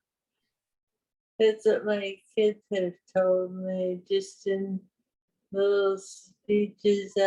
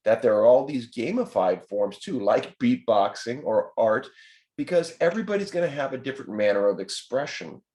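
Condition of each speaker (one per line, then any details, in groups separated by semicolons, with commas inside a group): Parkinson's; awake brain surgery; about 22 years since diagnosis, later stages; voice weaker than before
No condition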